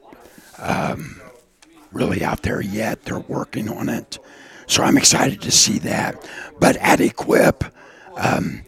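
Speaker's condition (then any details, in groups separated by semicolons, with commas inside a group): Partial laryngectomy for throat cancer; half of voice box removed in last surgery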